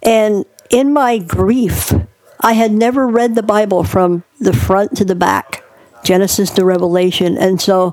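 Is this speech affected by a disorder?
Yes: cleft palate; hole in roof of mouth from birth, born two months premature, breathing problems, thirteen childhood surgeries; unable to speak as young child due to palate hole, surgeries gave ability to speak.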